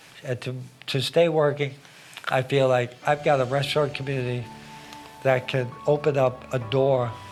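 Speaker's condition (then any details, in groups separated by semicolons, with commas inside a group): ALS; hands affected; uses wheelchair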